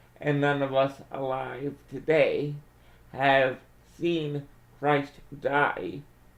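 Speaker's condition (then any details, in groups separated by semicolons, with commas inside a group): Cerebral palsy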